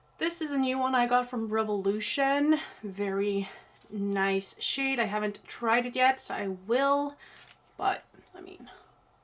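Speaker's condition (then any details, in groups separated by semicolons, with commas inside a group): No condition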